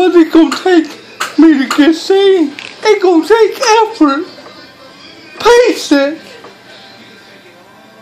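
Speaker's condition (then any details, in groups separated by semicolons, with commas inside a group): Cerebral palsy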